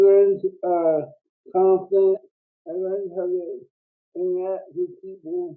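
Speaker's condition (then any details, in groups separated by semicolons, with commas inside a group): Cerebral palsy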